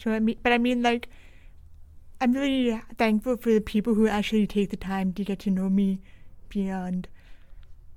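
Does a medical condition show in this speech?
Yes: deaf with cochlear implant, congenital; born deaf, hard to hear everyone in group work.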